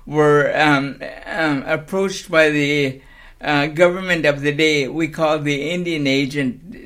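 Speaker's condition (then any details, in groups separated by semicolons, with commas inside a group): Cerebral palsy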